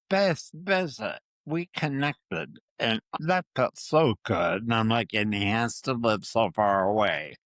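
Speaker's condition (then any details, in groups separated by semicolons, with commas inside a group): Parkinson's disease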